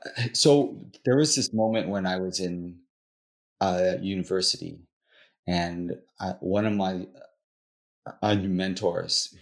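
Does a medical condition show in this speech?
Yes: stuttering; stuttering since childhood; stutters throughout interview; allows stuttering rather than trying to be fluent; here blocks.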